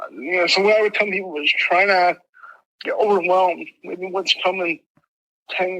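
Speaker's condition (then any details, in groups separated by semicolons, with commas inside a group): Mild cerebral palsy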